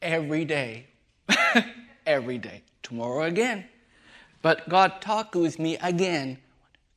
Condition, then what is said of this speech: Aphasia. It's hard to, phasia is hard to memorizing, but it's what I do.